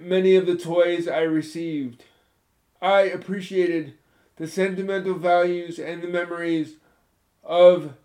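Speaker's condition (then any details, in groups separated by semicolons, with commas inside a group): Spastic cerebral palsy, moderate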